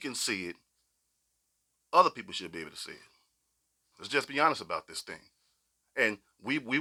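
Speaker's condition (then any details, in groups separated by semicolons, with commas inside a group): No condition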